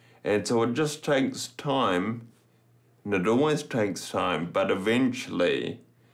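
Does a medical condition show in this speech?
Yes: Friedreich's ataxia.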